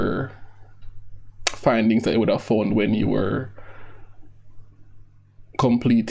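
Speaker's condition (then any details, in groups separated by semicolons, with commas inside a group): No condition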